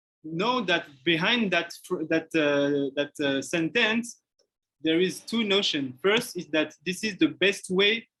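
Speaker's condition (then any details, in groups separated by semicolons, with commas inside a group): No condition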